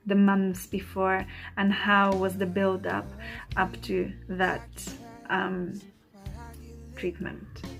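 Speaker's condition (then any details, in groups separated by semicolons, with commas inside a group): No condition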